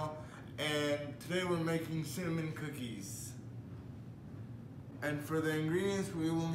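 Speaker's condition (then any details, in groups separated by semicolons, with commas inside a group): Cerebral palsy; uses wheelchair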